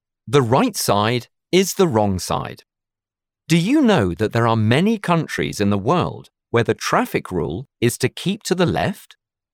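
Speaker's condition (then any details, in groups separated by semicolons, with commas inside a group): No condition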